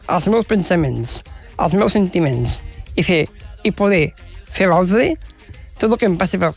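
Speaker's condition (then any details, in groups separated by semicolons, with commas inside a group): Down syndrome; communicates clearly, less nervous than many guests, per host; practised structuring ideas through video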